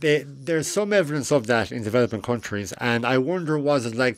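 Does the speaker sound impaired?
Yes: cleft lip and palate; congenital cleft lip and palate, facial difference, operations from early childhood, last surgery at age 17, deviated septum; adult, age 41.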